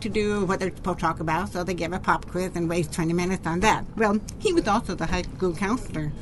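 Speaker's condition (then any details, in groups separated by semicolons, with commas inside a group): Deafness; genetic hereditary nerve deafness, born hearing or hard of hearing, profoundly deaf by age five; deaf-sounding voice, mistaken for drunk slurring, sometimes taken as German accent, speech learned while hearing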